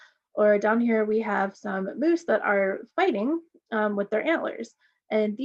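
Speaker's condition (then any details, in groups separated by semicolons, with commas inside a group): No condition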